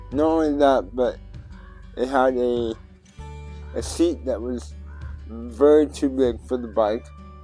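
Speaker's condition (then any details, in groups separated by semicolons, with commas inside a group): Cerebral palsy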